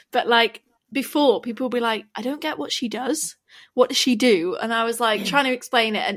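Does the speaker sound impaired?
No.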